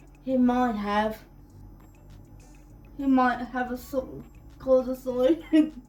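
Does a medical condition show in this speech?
Yes: cerebral palsy.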